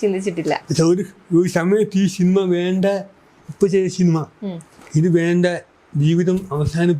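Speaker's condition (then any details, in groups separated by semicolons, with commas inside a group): Cerebral palsy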